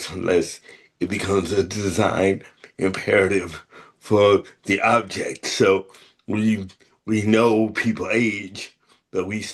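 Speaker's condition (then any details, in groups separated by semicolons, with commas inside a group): Cerebral palsy, spastic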